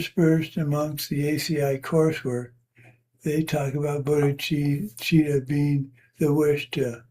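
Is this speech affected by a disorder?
Yes: Parkinson's; tremor varies day to day.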